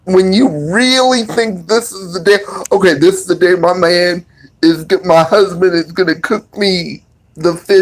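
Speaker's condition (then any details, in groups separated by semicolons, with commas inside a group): Cerebral palsy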